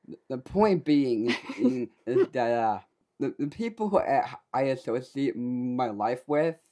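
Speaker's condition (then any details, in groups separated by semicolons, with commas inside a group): Down syndrome; does public speaking, gave recorded speech how do you see me, speaking live on radio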